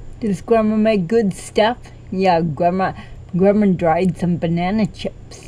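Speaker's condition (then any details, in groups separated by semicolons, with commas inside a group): Cerebral palsy; cannot walk, crawls to get around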